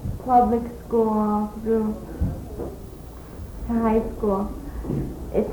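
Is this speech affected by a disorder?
Yes: cerebral palsy; premature birth, cranium damaged during delivery, maternal Asian flu, diagnosed at 1.5 years, many surgeries; non-progressive, plateau in abilities, walks without wheelchair, no formal physical therapy; speaks fluently with few pauses.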